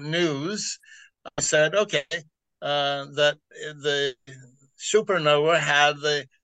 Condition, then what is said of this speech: Aphasia. The only things that get to me is aphasia.